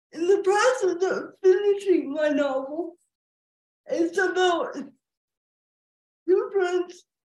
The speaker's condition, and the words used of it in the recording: Cerebral palsy. We want to be able to understand you better.